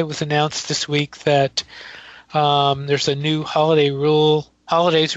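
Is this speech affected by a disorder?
No.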